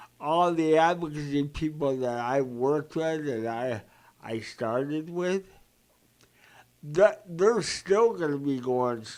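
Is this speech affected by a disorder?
Yes: cerebral palsy; present from birth.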